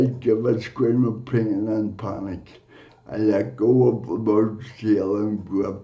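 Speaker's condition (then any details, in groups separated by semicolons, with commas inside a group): Cerebral palsy; from birth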